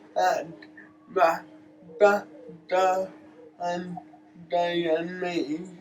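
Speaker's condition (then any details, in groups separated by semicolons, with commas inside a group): Cerebral palsy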